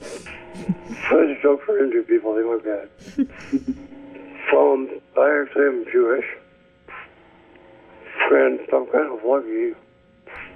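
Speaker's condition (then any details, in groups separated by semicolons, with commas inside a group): ALS; speech getting worse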